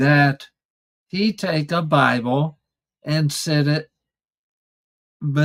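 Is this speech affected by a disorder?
Yes: ALS; formerly paralyzed, wheelchair, now walking again.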